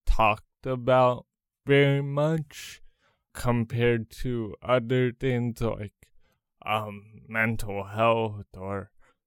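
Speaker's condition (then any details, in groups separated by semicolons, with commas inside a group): Cerebral palsy; congenital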